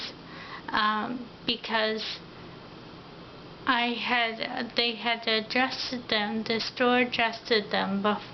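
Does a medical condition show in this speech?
Yes: ataxia.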